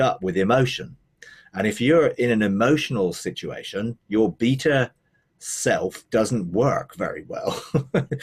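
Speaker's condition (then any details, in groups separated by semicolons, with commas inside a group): No condition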